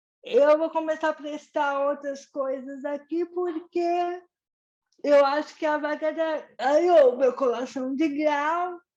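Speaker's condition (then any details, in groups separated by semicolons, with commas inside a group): Cerebral palsy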